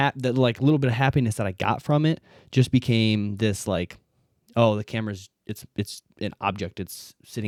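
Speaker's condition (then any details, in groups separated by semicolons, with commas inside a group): No condition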